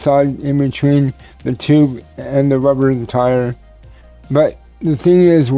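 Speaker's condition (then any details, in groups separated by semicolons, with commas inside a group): Cerebral palsy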